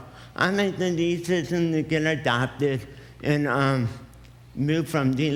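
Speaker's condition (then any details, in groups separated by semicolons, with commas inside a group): Cerebral palsy; affects speech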